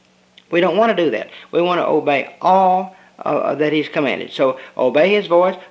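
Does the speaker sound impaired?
No.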